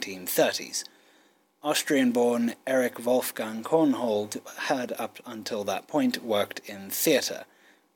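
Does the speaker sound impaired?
No.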